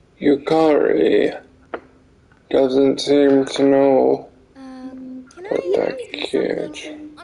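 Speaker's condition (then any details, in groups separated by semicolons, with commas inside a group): Cerebral palsy; limbs affected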